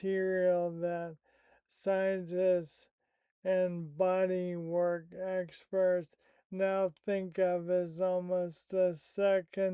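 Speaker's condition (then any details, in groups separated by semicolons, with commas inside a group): Primary lateral sclerosis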